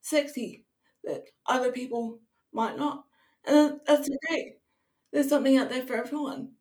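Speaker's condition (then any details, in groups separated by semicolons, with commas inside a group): Cerebral palsy; wheelchair user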